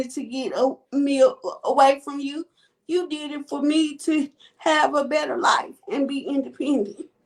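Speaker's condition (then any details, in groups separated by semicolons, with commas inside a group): Cerebral palsy; quadriplegic type, all four limbs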